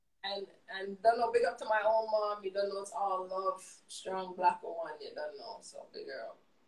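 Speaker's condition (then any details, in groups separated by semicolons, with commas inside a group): No condition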